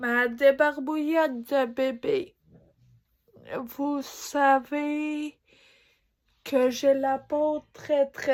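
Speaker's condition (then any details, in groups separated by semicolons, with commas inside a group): Ataxia; degenerative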